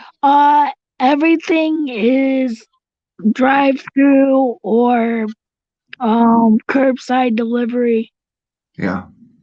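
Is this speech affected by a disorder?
Yes: cerebral palsy; tracheotomy.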